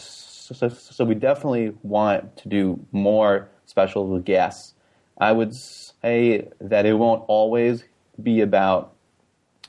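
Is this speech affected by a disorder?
Yes: stuttering; formerly on receiving end of stuttering support groups, NSA local chapters; talks more freely about and advertises stuttering, less ashamed since joining Stutter Social hangouts; here repeated words, prolonged sounds.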